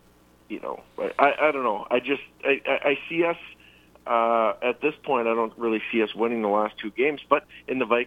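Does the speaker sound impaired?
No.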